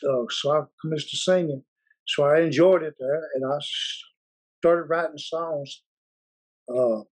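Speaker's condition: Stutter; stutter since early childhood, severe in first grade, nearly placed in special school; ongoing stutter, frequent fillers, word and phrase repetitions; fluent when singing, sang without stuttering from about age twelve or thirteen; prolonged sounds, blocks

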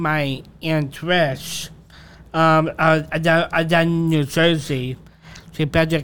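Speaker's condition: Down syndrome; congenital

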